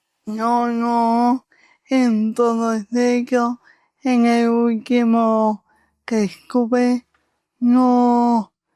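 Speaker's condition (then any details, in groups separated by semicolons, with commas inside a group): Cerebral palsy; unchanged since earlier assessment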